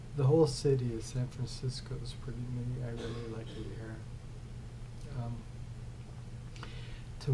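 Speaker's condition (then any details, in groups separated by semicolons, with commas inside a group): ALS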